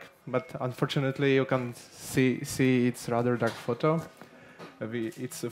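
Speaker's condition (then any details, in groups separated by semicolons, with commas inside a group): No condition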